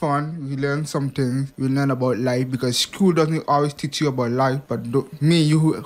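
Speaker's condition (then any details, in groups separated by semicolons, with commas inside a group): Hearing impairment; past speech impediment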